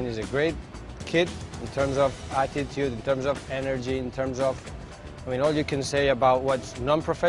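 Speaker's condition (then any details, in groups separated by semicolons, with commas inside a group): No condition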